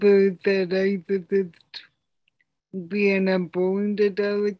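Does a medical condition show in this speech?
Yes: speech disability; lines repeated aloud by a helper after each phrase.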